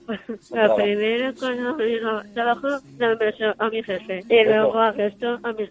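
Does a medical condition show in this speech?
Yes: Down syndrome; genetic cause.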